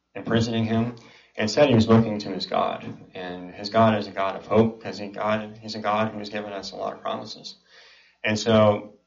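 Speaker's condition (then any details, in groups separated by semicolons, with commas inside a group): Cleft palate and cleft lip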